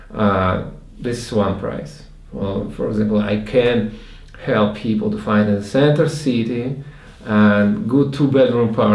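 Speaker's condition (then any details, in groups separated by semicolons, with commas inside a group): No condition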